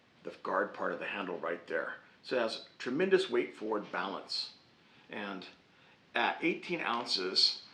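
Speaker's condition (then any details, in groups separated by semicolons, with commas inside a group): No condition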